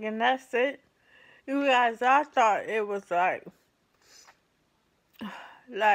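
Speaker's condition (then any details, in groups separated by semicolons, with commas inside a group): ALS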